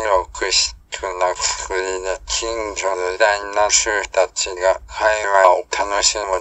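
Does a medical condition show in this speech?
Yes: ALS, through a speech-generating device.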